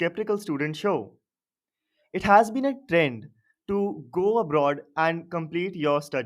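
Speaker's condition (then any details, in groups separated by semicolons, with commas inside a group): No condition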